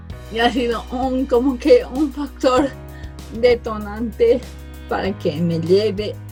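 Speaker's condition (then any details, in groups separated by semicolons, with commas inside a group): Cerebral palsy from birth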